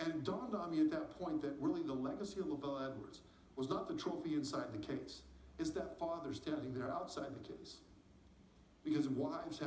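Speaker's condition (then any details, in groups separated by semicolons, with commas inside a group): No condition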